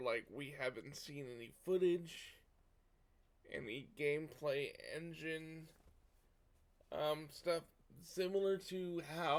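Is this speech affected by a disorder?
Yes: cerebral palsy.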